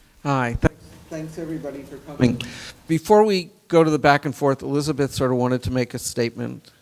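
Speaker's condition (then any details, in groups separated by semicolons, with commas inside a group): No condition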